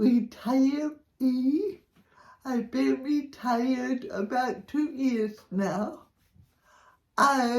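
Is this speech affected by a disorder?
Yes: cerebral palsy.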